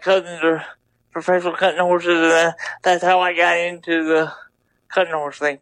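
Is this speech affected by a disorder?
Yes: double hemiplegia cerebral palsy; left brain involvement.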